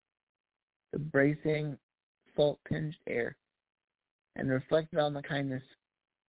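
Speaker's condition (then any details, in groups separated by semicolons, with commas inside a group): Cerebral palsy; past challenges speaking up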